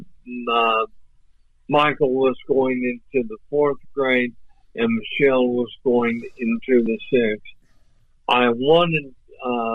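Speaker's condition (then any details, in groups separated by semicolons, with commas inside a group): ALS; voice off but clear and understandable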